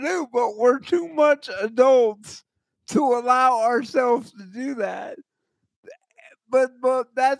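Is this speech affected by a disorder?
Yes: cerebral palsy; voice always shot.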